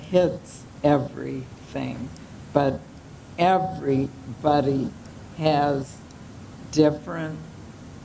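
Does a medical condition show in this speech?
Yes: ALS; onset with falls and slowing speech, neck spinal cord surgery; 18 months since diagnosis, wheelchair for safety, imbalance, fatigue; slow speech, voice changes, swallowing trouble, excessive saliva.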